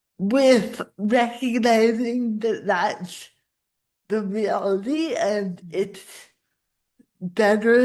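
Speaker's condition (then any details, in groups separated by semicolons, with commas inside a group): Cerebral palsy; spasticity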